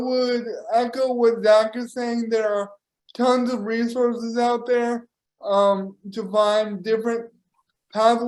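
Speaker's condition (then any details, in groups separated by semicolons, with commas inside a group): Cerebral palsy; power wheelchair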